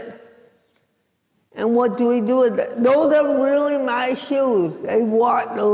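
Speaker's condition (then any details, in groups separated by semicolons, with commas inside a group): Cerebral palsy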